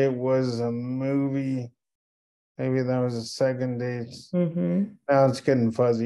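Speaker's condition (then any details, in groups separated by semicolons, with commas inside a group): Cerebral palsy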